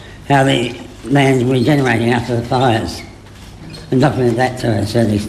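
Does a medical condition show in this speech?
Yes: Parkinson's disease; young onset, diagnosed at age 30, no cure, on treatments, not well enough to live alone, nursing home 15 years; movement challenges, shaking.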